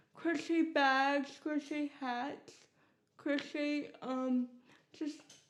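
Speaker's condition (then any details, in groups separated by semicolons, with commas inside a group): Cerebral palsy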